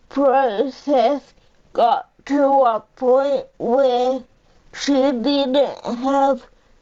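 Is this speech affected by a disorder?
Yes: cerebral palsy; uses a power chair; 45 years old.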